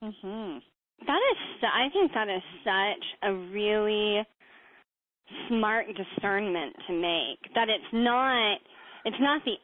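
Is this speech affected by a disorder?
Yes: cleft palate; congenital cleft palate, about 7 years of speech therapy.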